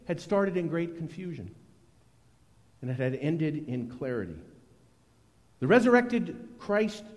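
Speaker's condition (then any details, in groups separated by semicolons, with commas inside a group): No condition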